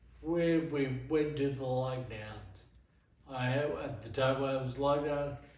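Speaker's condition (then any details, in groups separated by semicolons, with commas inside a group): Friedreich's ataxia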